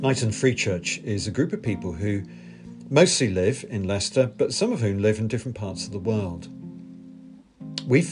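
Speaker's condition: No condition

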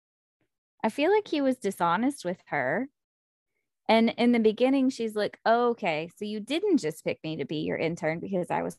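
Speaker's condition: No condition

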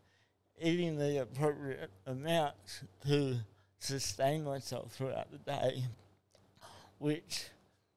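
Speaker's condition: Spastic cerebral palsy; spastic type from birth

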